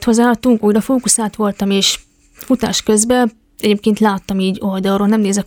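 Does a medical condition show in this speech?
Yes: deafness; congenital, found at age one, device with surgery at 2.5, eight ear operations (3 left, 5 right) until ten; tried signing with Japanese sign-language users at the competition.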